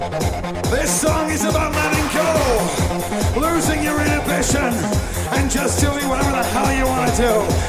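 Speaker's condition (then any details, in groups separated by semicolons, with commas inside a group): No condition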